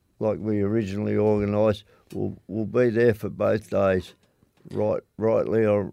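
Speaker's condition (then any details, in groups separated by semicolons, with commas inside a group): Motor neurone disease; progressive decline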